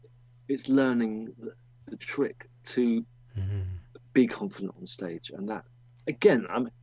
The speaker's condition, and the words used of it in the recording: Stuttering. Yeah, and that really helped my stutter, because the more I practiced the words, the less I stuttered,